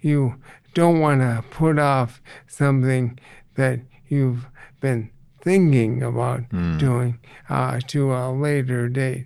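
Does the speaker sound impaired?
Yes: ALS; reduced ability to get around.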